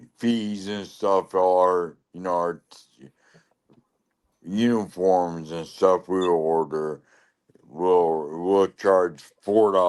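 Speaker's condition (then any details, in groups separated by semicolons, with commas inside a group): Lou Gehrig's disease (ALS)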